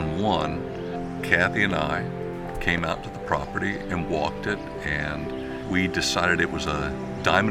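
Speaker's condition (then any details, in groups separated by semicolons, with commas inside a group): No condition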